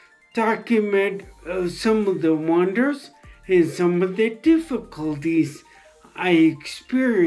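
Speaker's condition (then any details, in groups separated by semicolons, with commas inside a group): Traumatic brain injury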